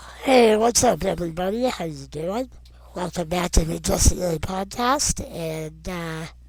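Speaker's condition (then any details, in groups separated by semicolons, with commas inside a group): Non-progressive muscular dystrophy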